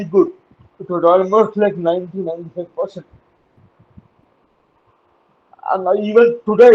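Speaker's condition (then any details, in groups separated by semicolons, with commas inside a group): Cerebral palsy; uses wheelchair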